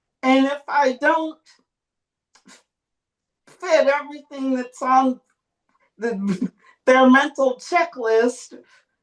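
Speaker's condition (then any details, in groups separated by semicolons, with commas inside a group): Cerebral palsy; since childhood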